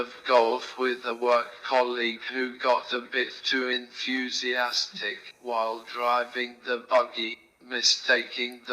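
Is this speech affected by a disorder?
Yes: motor neurone disease; right hand onset, spread to arms, legs, foot drop; 10 years, slow progression, wheelchair, ventilator, drug trial; speech and breathing affected, cannot breathe unaided.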